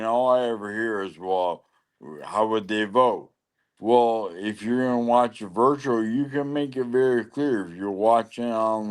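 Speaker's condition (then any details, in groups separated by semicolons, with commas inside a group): Lou Gehrig's disease (ALS)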